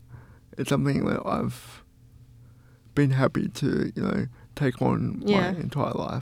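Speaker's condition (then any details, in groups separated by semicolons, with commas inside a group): Cerebral palsy; cerebral palsy from birth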